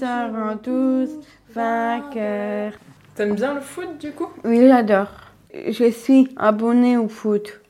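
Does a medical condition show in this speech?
Yes: Down syndrome (trisomy 21); congenital chromosomal condition, extra copy of chromosome 21; age 27, mother Véronique and Chloé help reformulate interview questions.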